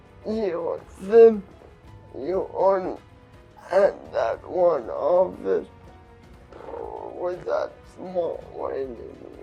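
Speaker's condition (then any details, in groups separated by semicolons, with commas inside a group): Athetoid cerebral palsy; athetoid type, present since birth; physical therapy over a decade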